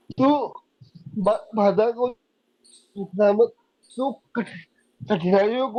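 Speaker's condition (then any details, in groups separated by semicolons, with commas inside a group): Cerebral palsy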